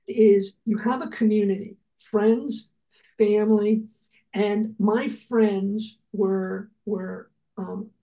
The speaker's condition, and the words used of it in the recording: Aphasia. You can still see that I have some aphasia, even though I tried to speak properly.